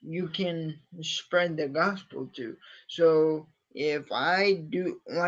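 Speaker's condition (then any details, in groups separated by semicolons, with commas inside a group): Cerebral palsy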